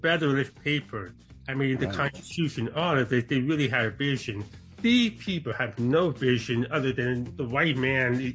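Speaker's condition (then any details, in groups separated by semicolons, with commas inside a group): Deafness; congenital deafness, born deaf, mainstreamed into hearing schools as child; deaf accent, tries to speak as clearly as possible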